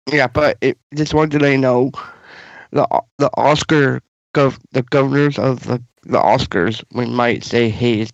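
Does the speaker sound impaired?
Yes: Down syndrome.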